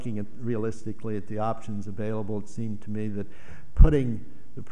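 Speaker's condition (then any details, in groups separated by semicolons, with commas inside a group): No condition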